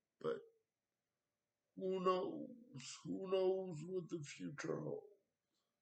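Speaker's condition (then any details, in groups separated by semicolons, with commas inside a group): Cerebral palsy; wheelchair, needs transfer help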